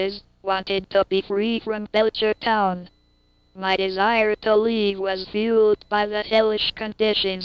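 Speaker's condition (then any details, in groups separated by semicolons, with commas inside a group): Cerebral palsy; cannot move limbs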